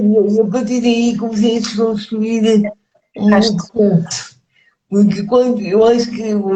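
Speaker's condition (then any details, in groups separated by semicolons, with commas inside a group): Cerebral palsy; speech affected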